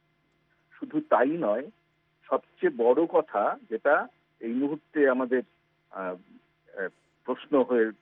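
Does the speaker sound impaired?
No.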